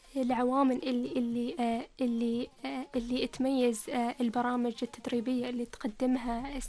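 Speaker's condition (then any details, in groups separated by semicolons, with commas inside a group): Stuttering; says needs extra time when speaking, way of speaking may sound different; repeated sounds, repeated words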